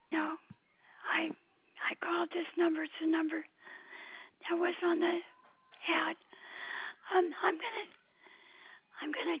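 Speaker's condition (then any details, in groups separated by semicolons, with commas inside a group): Speech difficulty; speaking is tiring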